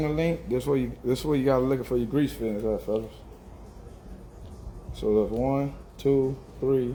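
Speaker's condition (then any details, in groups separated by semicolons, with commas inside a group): No condition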